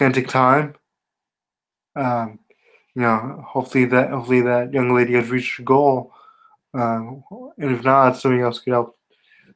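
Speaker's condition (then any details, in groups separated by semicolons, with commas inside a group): Spastic quadriplegia cerebral palsy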